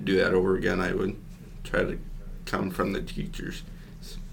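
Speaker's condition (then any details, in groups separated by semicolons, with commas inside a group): Cerebral palsy; since birth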